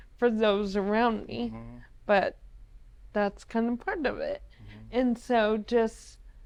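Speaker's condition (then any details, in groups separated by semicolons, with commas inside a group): ALS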